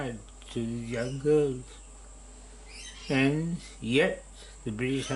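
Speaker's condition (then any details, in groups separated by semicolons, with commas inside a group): Parkinson's disease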